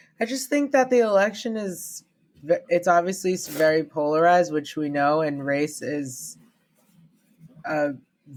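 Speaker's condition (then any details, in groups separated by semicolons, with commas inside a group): No condition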